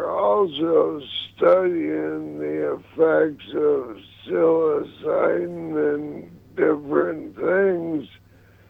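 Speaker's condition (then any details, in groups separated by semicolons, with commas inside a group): ALS; ALS diagnosed about a year ago, expects to die soon, upcoming weeks at Cleveland Clinic; speech noticeably affected by ALS, still able to talk on phone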